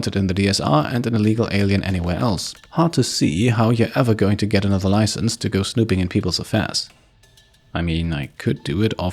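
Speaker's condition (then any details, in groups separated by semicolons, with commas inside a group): No condition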